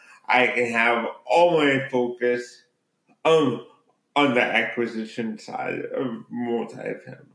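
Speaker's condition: Cerebral palsy

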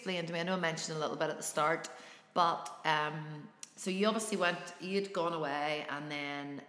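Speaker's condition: No condition

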